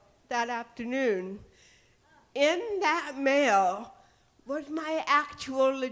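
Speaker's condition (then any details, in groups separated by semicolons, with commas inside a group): Cerebral palsy; titanium neck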